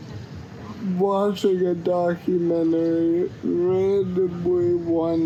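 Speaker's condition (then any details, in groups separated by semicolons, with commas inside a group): Cerebral palsy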